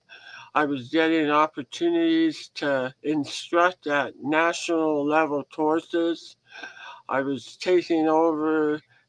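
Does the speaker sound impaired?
Yes: head and neck cancer surgery; ongoing throat challenges.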